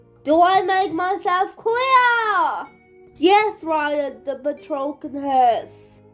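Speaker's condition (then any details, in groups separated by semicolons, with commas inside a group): Cerebral palsy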